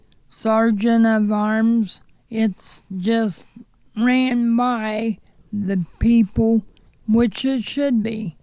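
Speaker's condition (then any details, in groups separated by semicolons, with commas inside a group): Cerebral palsy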